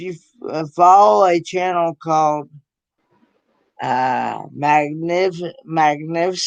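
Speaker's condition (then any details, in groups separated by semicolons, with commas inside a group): Cerebral palsy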